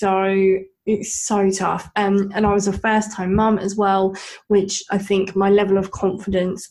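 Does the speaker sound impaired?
Yes: bilateral cleft lip and palate; congenital, fed as infant on Man bottle squeeze feeding bottle.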